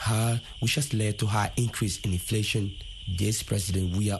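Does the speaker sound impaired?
No.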